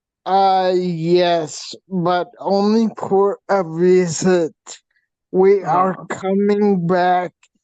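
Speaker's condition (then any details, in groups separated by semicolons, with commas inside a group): Facial paralysis from hydrocephalus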